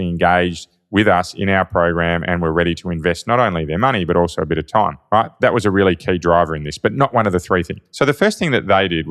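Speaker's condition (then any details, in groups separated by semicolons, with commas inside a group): No condition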